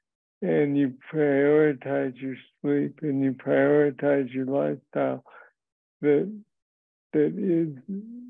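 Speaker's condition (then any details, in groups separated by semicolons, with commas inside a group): Parkinson's disease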